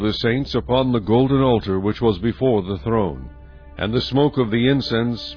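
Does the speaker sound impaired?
No.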